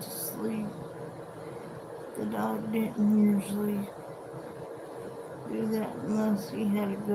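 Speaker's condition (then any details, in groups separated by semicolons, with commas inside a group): Cerebral palsy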